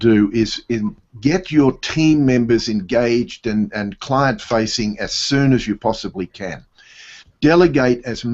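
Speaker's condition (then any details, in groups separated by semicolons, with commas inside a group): No condition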